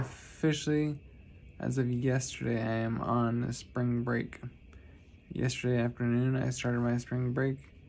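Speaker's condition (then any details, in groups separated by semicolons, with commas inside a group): Traumatic brain injury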